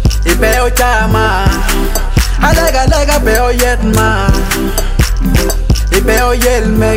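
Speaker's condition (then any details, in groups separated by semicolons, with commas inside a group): No condition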